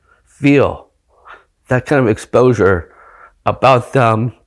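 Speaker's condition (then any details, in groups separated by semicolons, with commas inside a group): Down syndrome; genetic, from birth, developmental, childhood physical and fine motor therapists filmed monthly home visits; adult, decades since birth; experienced public speaker, speaking publicly called a talent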